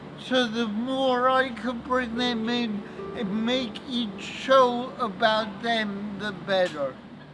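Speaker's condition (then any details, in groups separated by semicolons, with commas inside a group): Cerebral palsy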